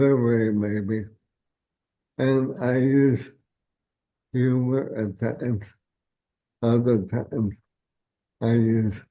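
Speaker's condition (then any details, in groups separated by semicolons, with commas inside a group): ALS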